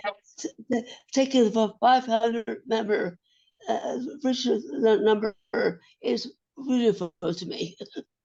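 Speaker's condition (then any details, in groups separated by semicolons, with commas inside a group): Acquired brain injury; ongoing recovery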